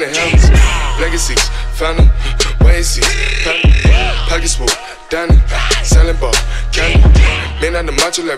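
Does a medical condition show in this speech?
No.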